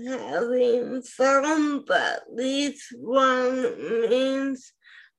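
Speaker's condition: Spastic quadriplegic cerebral palsy; some tightness in all four limbs

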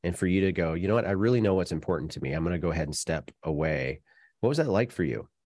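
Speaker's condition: No condition

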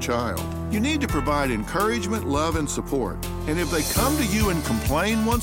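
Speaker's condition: No condition

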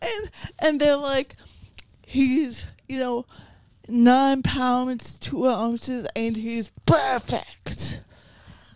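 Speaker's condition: Cerebral palsy

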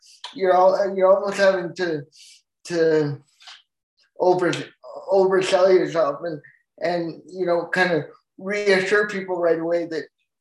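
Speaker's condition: Cerebral palsy; full-time wheelchair user

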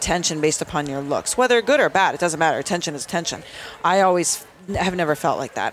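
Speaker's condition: No condition

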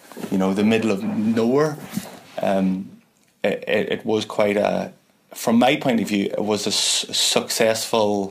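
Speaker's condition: Stammer; stammer since at least school years; member of Maguire Programme for people who stammer, pushes self outside comfort zone; occasional stuttery delivery, long avoided public speaking; repeated sounds, prolonged sounds

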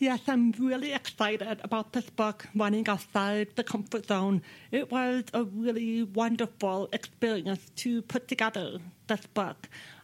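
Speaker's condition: Deafness; speaks with own voice

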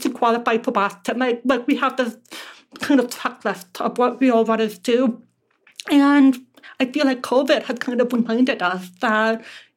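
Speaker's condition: Deafness; relies on lip reading

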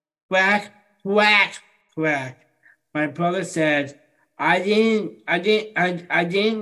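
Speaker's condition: Down syndrome; present from birth, parents told right after birth, now 26

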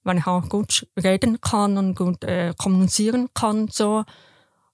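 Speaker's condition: Deafness, congenital; later cochlear implant

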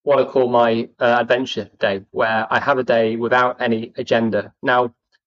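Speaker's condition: Stammer; lifelong stammer, present since early childhood, worsens with physical, mental and emotional tiredness; currently tired, stammer flaring this week, could not say own name yesterday; stammer with blocks, sometimes unable to say own name, worse when tired; repeated sounds

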